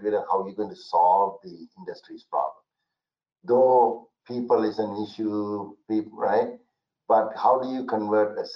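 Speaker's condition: No condition

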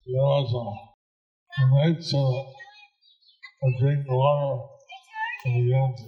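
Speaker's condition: Stroke with facial paralysis; hard to understand for unfamiliar listeners

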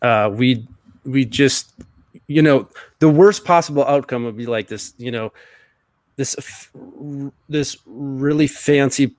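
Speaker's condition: Stuttering; during a corporate job; stutters during this podcast; repeated words, prolonged sounds

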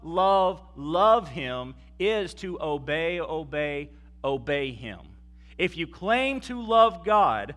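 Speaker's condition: No condition

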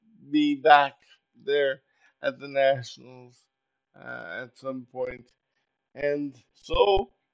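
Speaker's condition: Cerebral palsy; uses power wheelchair

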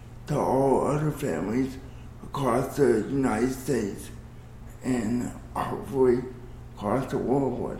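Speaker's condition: Cerebral palsy

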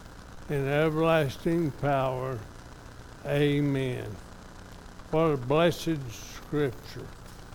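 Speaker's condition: ALS; somewhat affected, evident today

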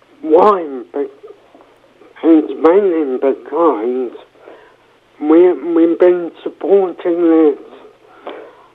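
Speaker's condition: Cerebral palsy, mild

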